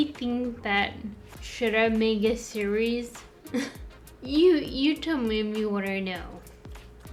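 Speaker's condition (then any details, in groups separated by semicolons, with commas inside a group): Friedreich's ataxia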